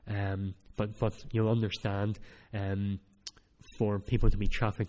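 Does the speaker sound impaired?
Yes: cleft palate; speech not that clear at times.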